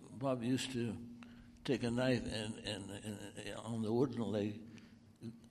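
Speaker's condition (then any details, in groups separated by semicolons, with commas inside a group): Parkinson's; over 14 years since onset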